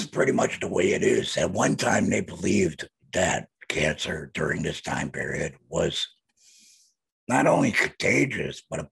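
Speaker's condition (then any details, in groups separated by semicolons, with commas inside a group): Laryngectomy, voice prosthesis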